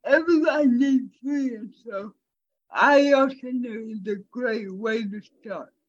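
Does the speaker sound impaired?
Yes: cerebral palsy; speech impairment, voice sounds different, strangers wrongly assume cognitive disability on hearing voice.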